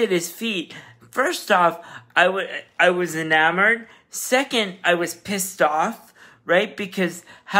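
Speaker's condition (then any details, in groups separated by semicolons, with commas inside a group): Cerebral palsy, spastic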